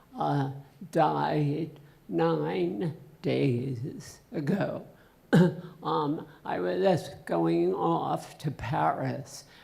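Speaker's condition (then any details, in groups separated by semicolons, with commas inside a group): Essential tremor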